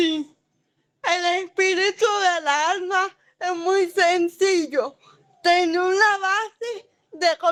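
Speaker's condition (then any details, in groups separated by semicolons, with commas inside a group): Cerebral palsy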